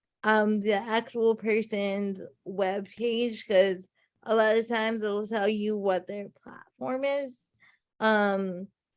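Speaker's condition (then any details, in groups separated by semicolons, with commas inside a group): Cerebral palsy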